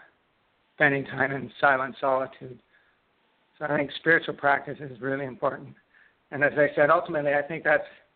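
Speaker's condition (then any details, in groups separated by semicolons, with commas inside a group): Parkinson's disease; left side onset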